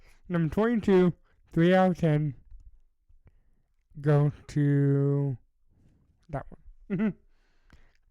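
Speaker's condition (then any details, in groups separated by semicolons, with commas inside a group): Cerebral palsy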